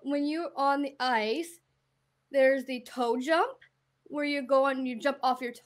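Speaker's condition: Down syndrome; visible disability

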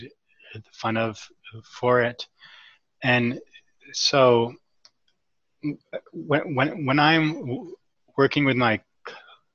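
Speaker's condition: Stuttering; adult stuttering; stutters openly during recorded interview; part-word repetitions like c- c-, frequent uh interjections before words, breaks mid-word; repeated words, blocks

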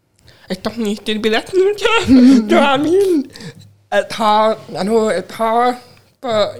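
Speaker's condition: Profound deafness, cochlear implant; learned to listen through implant

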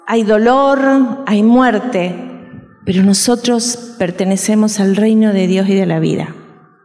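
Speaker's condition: No condition

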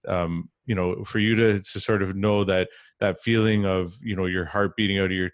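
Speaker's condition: No condition

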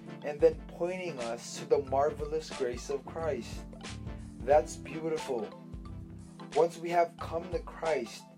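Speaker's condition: No condition

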